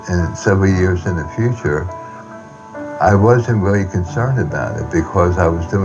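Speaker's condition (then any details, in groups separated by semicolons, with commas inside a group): Tardive dyskinesia; antipsychotic-induced, facial puffing progressing to grimacing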